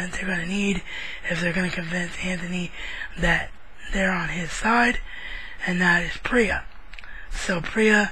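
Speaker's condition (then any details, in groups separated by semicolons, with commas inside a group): Cerebral palsy; wheelchair bound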